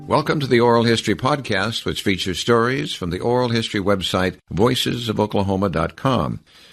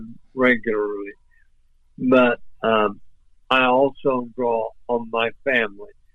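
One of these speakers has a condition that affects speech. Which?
The second: ALS; recently diagnosed, wheelchair being prepared; voice off but clear and understandable.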